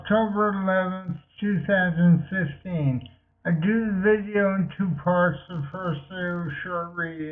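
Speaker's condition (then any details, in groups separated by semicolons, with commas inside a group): Multiple sclerosis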